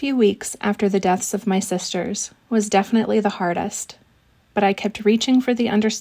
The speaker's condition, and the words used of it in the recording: No condition.